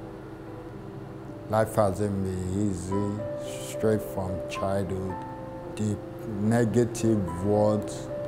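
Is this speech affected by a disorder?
Yes: cerebral palsy; affects movement and muscle tone; articulate, sings.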